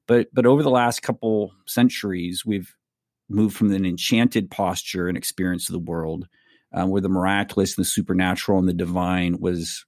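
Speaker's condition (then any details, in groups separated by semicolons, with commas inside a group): No condition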